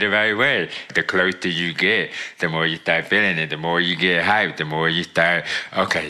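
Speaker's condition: Deafness; born with profound hearing loss, wears hearing aids since childhood

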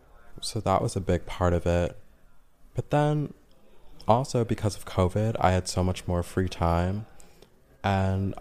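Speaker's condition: No condition

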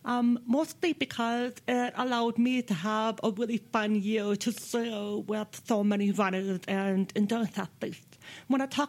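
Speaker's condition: Deafness; speaks with own voice

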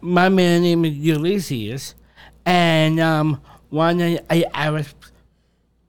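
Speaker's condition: Down syndrome; extra 21st chromosome

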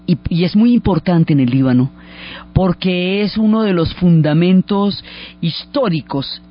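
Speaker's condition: No condition

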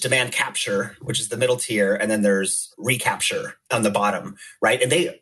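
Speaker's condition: No condition

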